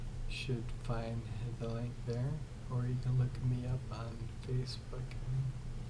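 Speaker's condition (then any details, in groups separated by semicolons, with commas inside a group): ALS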